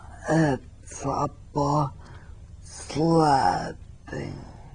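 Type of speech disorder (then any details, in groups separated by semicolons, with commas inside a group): Spastic dysarthria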